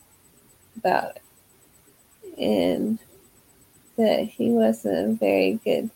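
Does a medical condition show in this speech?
Yes: multiple system atrophy; parkinsonian type (msa-p), first thought Parkinson's, began with tripping over feet, degenerative, no cure, suprapubic catheter; repeated rapid progressions, water therapy helps, autonomic decline in circulation, breathing, bowels, bladder; respiratory system affected, stopped breathing during catheter complication.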